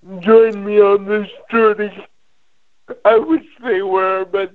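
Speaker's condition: Cerebral palsy; neuromuscular deficits affecting all daily activities

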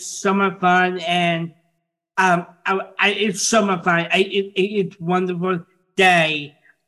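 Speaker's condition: Down syndrome; genetic chromosomal condition

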